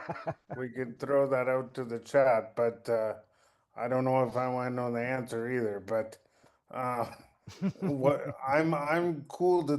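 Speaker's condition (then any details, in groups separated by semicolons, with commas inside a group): Cerebral palsy; since birth, birth complications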